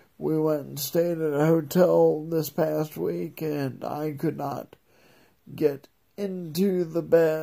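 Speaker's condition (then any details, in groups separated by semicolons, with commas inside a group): Multiple sclerosis, progressive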